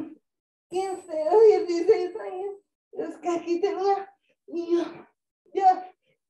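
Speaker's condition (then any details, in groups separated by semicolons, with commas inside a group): Cerebral palsy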